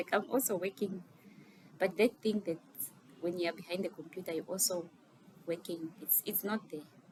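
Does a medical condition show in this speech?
No.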